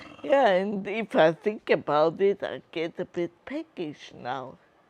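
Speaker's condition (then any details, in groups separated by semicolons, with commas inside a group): Multiple sclerosis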